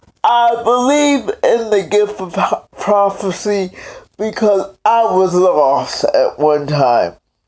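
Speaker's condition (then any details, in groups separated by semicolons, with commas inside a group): Cerebral palsy; several unnoticed strokes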